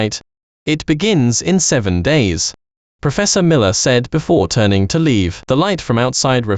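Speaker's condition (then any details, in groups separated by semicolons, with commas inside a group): No condition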